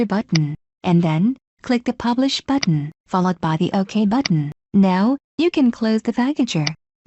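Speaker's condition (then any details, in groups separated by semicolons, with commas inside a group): No condition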